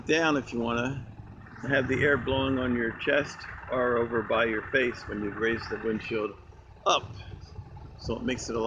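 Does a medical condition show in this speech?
No.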